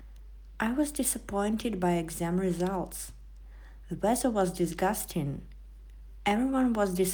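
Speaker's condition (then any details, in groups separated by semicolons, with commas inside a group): No condition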